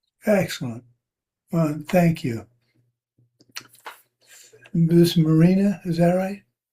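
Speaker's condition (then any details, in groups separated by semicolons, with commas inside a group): Parkinson's; tremor varies day to day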